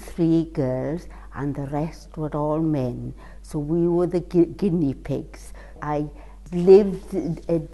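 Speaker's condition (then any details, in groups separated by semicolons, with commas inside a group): Cerebral palsy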